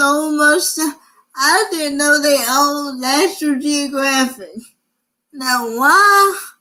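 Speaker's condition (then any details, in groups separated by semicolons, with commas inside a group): Cerebral palsy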